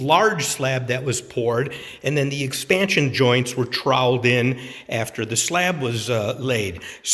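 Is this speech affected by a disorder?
No.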